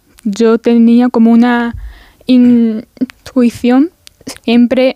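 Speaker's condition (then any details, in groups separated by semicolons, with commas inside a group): Stuttering (disfemia); at 12 told nothing more could be done; stuttered badly when teacher made her repeat aloud in class; prolonged sounds, blocks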